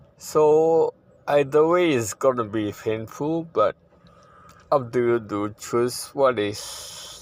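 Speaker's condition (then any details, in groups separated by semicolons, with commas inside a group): Ataxia; spinocerebellar, progressive degenerative, began with trembling hands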